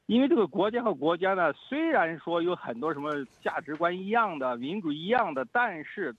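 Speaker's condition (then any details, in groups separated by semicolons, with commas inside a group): No condition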